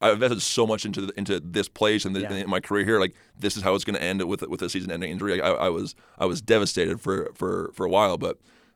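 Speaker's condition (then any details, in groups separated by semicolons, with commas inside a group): Stutter; stutter first noticed in high school, magnified on mission while learning Spanish; past speech therapists helped a little, detailed preparation learned from coach Lewis at Lone Peak; trips over words, can't get words out off the cuff, less when prepared, confident; repeated sounds, repeated words, prolonged sounds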